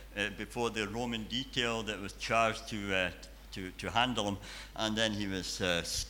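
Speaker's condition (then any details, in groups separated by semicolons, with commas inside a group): Cleft palate and cleft lip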